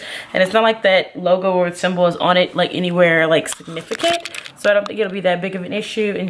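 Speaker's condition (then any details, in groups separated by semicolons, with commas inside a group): No condition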